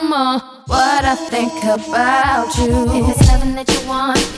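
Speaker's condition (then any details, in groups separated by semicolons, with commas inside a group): No condition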